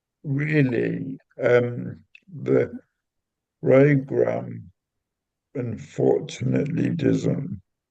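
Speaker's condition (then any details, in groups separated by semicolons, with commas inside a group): Cerebral palsy; intrathecal baclofen pump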